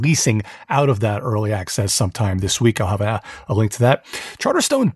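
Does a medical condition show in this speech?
No.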